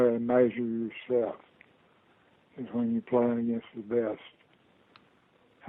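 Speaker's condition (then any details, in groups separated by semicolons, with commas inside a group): Parkinson's disease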